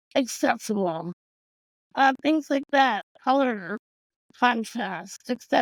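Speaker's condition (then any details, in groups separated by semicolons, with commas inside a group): Cerebral palsy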